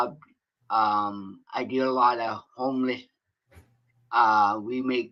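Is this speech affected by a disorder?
Yes: cerebral palsy.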